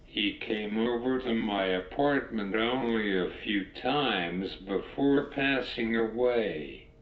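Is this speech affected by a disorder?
Yes: cerebral palsy; uses wheelchair.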